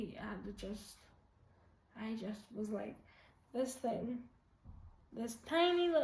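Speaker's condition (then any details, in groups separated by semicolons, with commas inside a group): Quadriplegic cerebral palsy; most severe type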